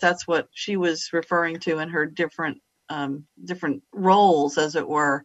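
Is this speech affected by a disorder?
No.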